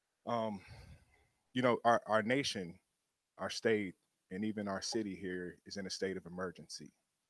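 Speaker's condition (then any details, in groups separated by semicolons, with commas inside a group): No condition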